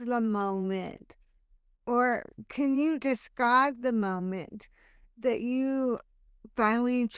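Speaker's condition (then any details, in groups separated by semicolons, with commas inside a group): Hemiplegic cerebral palsy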